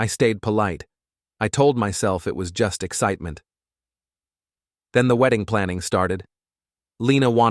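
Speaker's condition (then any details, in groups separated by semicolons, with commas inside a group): No condition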